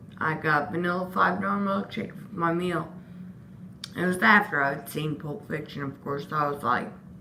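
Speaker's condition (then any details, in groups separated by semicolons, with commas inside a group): Disability causing slurred speech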